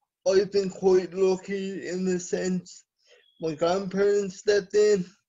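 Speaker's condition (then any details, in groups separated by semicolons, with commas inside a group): Cerebral palsy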